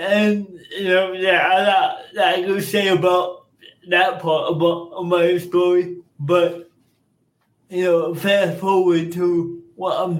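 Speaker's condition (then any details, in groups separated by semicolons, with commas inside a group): Cerebral palsy; mid-range severity, spasms, speech impairments, speaks without device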